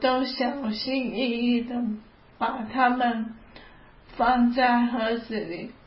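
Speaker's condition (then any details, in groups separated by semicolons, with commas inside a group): ALS; onset about three years ago, hand muscle atrophy starting right hand, left hand over a year later; progressive loss of abilities, weak right fingers, cannot type or write, cannot pull zippers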